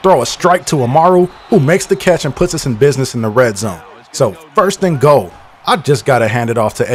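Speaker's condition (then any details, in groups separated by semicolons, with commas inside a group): No condition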